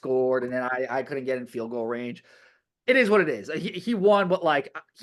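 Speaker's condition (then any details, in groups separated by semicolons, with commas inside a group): No condition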